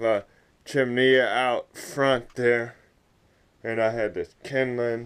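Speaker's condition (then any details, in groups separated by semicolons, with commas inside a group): Cerebral palsy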